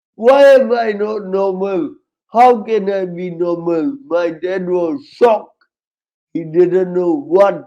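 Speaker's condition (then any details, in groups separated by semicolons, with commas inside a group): Cerebral palsy, severe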